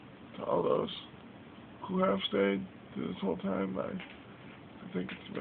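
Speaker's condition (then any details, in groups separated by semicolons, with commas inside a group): Cerebral palsy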